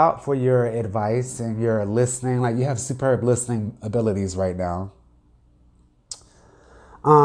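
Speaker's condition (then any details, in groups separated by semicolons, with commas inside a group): No condition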